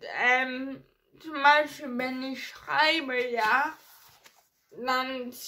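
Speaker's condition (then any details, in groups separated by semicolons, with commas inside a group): Ataxia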